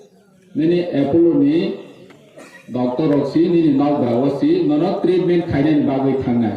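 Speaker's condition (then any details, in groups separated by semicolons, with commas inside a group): No condition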